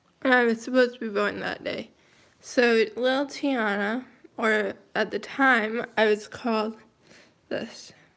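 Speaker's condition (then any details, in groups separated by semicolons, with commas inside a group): Cerebral palsy, mild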